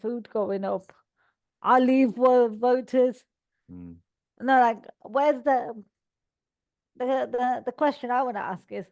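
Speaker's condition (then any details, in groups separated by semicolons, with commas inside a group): Cerebral palsy; all four limbs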